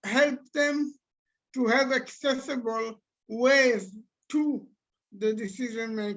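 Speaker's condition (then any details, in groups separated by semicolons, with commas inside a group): Cerebral palsy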